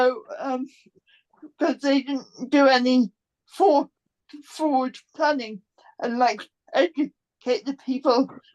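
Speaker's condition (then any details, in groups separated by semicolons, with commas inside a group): Cerebral palsy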